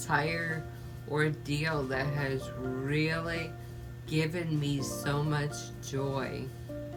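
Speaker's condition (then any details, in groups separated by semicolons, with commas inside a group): ALS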